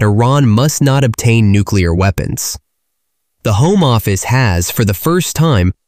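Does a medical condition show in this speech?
No.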